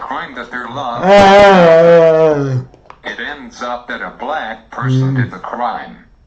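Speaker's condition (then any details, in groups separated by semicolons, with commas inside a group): Cerebral palsy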